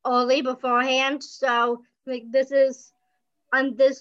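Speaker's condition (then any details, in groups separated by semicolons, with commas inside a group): Down syndrome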